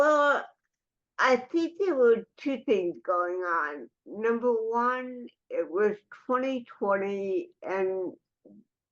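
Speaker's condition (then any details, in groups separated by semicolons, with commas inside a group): Cerebral palsy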